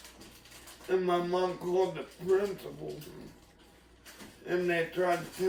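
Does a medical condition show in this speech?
Yes: cerebral palsy.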